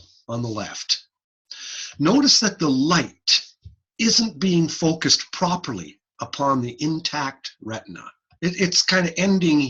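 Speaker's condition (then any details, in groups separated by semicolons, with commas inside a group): No condition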